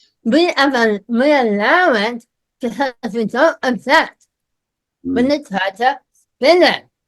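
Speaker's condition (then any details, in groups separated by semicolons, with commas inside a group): Myasthenia gravis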